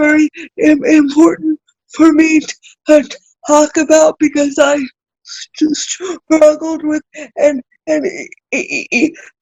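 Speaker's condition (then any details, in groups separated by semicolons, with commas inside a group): Cerebral palsy; speech reveals the condition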